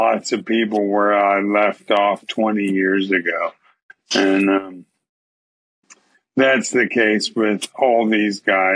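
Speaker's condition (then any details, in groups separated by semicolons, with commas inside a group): ALS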